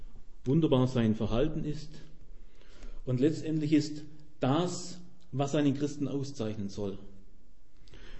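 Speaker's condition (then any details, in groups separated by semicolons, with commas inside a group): No condition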